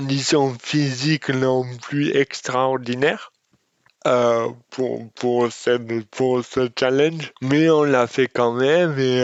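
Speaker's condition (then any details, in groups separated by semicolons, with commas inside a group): Dystonia; speech disorder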